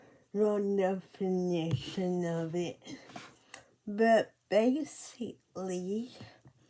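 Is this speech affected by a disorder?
Yes: cerebral palsy; speech affected.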